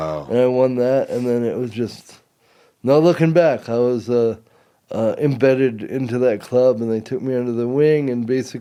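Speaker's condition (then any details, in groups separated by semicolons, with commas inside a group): Cerebral palsy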